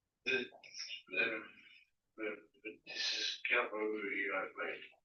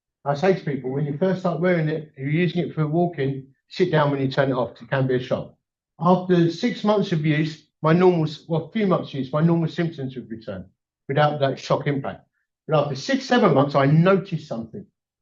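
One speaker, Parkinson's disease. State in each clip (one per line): A year earlier, nonverbal when off medication
One year later, speaking again with device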